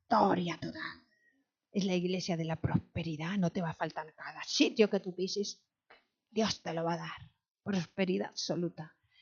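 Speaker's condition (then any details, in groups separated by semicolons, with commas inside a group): No condition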